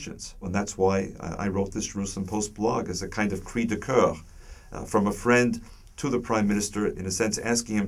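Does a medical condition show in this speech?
No.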